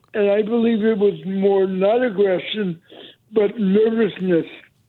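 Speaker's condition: Cerebral palsy; mobility declined since

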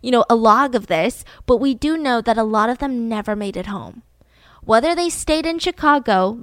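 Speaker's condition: No condition

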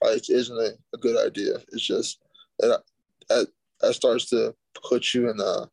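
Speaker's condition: Stuttering; not CTE, not caused by combat sports, father also stutters, age 31; speech called slurred by commenters, mistaken for CTE; repeated sounds

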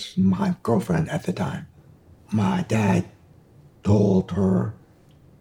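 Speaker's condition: Vocal cord damage; one vocal cord paralyzed, other works very little

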